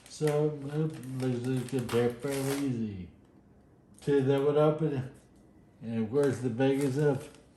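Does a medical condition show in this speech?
Yes: Friedreich's ataxia.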